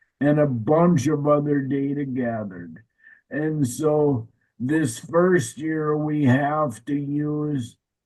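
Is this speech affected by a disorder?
Yes: ALS.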